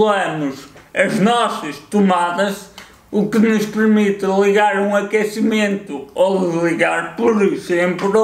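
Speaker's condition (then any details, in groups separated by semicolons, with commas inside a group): Cerebral palsy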